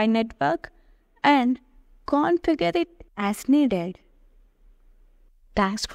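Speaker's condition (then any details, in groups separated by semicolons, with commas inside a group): No condition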